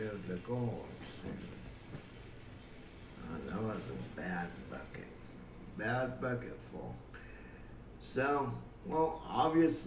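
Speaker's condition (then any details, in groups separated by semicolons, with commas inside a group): Cerebral palsy; affects muscle coordination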